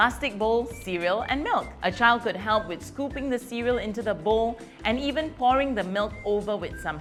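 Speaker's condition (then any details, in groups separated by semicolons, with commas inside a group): No condition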